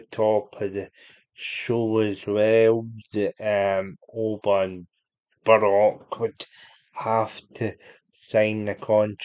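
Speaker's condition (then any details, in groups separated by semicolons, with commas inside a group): Cerebral palsy; unable to walk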